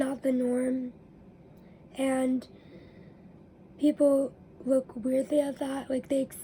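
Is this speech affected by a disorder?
Yes: cerebral palsy; speech delay and issues, raspy voice, big breaths between sentences.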